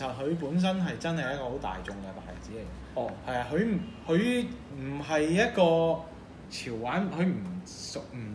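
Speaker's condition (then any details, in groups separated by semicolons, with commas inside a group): No condition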